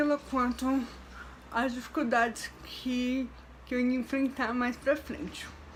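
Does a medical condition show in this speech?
Yes: cerebral palsy with dystonia, right hemiparesis with dystonia.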